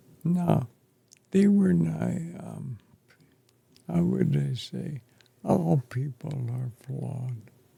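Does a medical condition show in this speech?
Yes: ALS; affects chest and throat.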